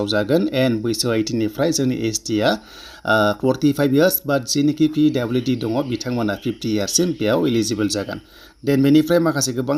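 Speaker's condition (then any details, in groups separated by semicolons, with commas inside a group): No condition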